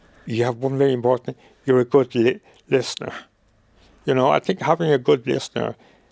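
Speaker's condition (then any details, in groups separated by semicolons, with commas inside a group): Motor neuron disease; wheelchair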